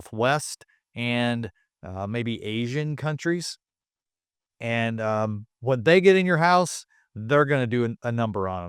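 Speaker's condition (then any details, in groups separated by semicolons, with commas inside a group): No condition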